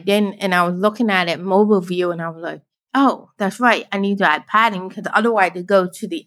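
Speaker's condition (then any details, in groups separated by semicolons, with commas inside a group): Deafblind, born deaf; can speak, signing easier than speaking English in videos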